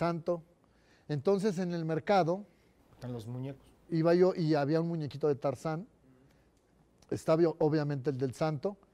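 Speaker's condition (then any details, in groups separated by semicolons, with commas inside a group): No condition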